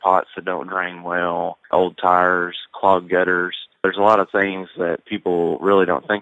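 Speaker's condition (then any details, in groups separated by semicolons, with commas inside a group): No condition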